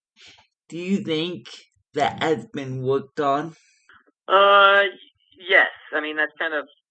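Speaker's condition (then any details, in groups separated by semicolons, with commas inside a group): Cerebral palsy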